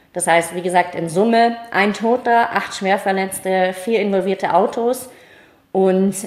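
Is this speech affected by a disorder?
Yes: cleft palate, mild.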